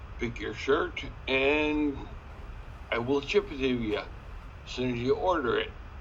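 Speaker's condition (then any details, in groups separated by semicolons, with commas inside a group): Sca15, spinocerebellar ataxia type 15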